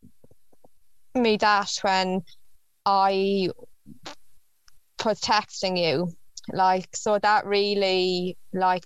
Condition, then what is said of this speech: Stuttering. I don't really stutter around my brother, around my sister.